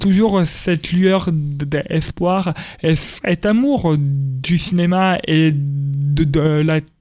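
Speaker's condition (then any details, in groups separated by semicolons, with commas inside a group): Stuttering; age 28, lives with stuttering and accepts it; repeated sounds, prolonged sounds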